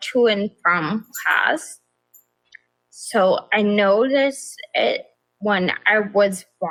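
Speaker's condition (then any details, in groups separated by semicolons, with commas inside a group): Progressive ataxia; affects speech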